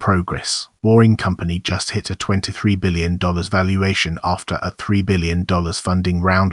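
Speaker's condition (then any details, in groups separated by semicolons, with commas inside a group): No condition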